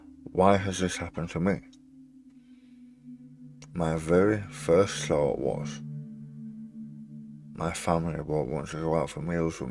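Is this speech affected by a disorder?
Yes: stage 4 tongue cancer; half tongue removed.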